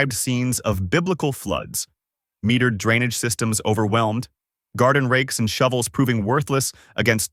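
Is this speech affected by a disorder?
No.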